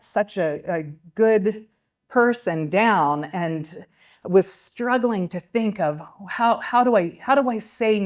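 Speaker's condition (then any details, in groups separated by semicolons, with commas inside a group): No condition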